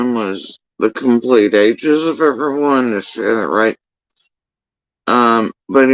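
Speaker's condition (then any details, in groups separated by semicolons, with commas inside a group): Facial paralysis after surgery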